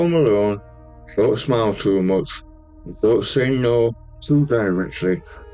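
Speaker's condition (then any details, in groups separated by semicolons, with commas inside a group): Stage 4 tongue cancer, hemiglossectomy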